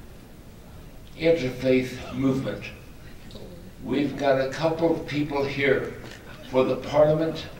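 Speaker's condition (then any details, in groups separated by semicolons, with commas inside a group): ALS; extremely weak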